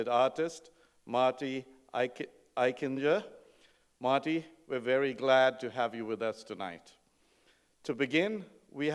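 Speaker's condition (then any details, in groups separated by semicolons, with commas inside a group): No condition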